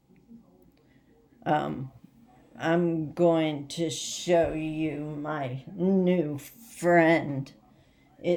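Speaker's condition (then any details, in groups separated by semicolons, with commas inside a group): Essential tremor; head and voice tremor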